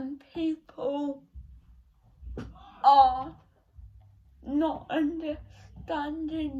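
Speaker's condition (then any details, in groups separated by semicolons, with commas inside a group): Cerebral palsy; not quadriplegic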